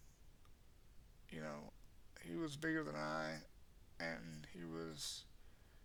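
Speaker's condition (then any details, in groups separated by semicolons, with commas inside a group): Cerebral palsy; has had speech therapy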